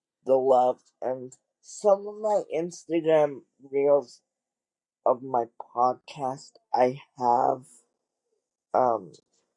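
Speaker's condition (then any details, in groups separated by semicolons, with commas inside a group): Cerebral palsy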